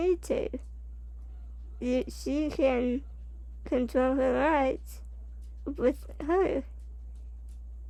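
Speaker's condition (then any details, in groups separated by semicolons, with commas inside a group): Spinal muscular atrophy type 2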